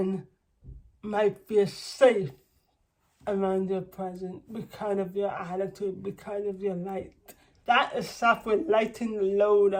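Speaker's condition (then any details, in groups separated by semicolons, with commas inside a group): Cerebral palsy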